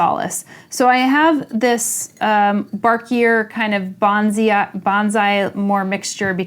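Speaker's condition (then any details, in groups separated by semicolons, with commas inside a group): No condition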